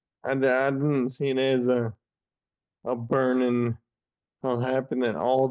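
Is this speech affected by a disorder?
Yes: Friedreich's ataxia; diagnosed age 14.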